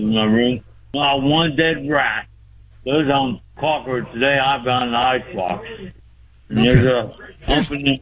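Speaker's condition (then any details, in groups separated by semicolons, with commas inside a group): Speech impediment; uses walker, osteoporosis, trouble getting up; unusually clear early in call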